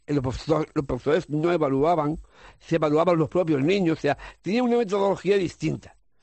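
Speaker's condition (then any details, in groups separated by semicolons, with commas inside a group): Down syndrome; congenital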